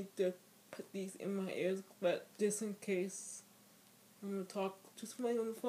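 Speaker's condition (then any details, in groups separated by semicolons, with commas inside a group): Speech impairment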